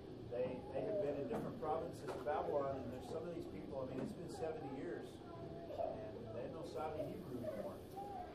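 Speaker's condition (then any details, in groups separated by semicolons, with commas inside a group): No condition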